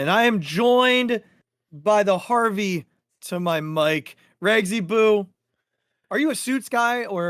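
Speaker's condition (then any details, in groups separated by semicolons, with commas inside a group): No condition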